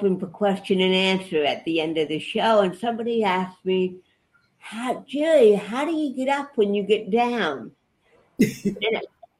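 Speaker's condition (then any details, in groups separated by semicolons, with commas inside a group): Cerebral palsy; affects body movements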